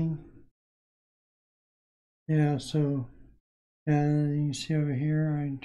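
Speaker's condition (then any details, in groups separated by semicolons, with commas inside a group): Parkinson's disease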